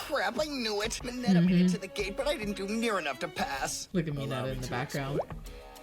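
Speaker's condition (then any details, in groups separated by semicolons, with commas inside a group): No condition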